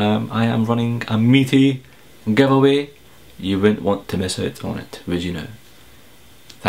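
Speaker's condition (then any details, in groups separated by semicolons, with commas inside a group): No condition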